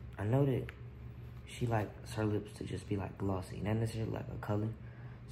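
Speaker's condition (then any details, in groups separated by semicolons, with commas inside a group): No condition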